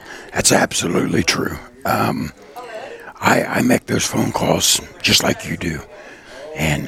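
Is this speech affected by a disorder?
Yes: throat cancer survivor; cancer beaten; raspy voice.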